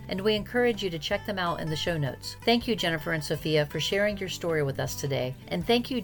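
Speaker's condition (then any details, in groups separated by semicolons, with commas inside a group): No condition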